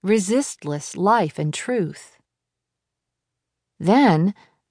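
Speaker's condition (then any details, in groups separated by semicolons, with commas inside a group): No condition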